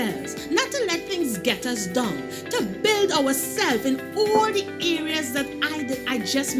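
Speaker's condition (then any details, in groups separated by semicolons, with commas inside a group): No condition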